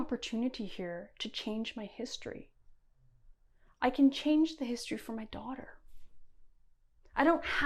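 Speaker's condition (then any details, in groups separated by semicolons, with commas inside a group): No condition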